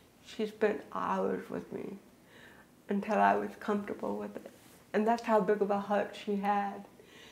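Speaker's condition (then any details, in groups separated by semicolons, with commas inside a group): Cerebral palsy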